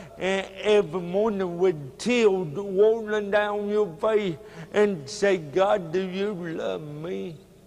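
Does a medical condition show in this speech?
Yes: cerebral palsy; speech hard to understand.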